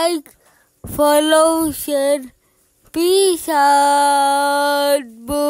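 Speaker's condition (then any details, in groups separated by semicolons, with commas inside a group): Cerebral palsy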